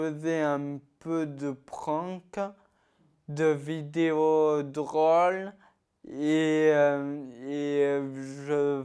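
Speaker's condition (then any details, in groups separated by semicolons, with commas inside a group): Ataxia-telangiectasia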